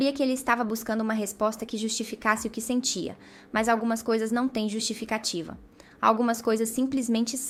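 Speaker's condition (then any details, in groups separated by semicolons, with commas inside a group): No condition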